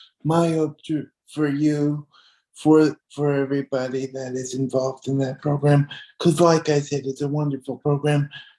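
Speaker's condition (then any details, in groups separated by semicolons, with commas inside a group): Cerebral palsy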